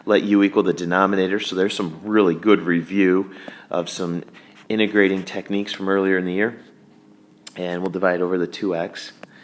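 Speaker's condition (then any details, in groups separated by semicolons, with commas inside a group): No condition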